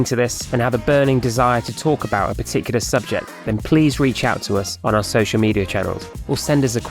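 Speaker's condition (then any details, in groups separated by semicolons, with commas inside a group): No condition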